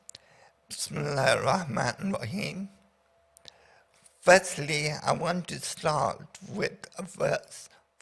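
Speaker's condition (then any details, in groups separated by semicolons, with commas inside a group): Paraplegia with essential tremor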